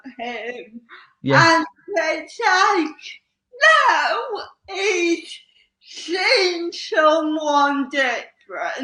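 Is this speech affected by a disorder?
Yes: cerebral palsy; slow speech.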